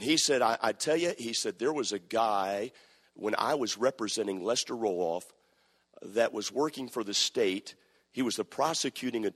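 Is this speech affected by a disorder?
No.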